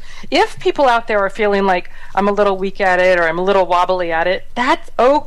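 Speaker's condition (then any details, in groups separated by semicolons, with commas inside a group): No condition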